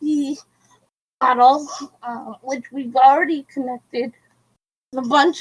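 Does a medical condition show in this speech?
Yes: cerebral palsy.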